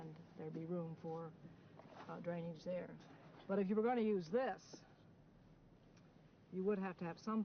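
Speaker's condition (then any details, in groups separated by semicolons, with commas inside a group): No condition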